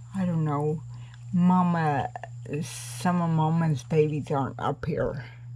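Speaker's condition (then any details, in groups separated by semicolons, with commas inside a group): Cerebral palsy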